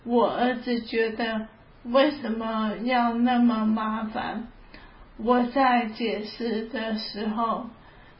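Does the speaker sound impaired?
Yes: ALS; onset about three years ago, hand muscle atrophy starting right hand, left hand over a year later.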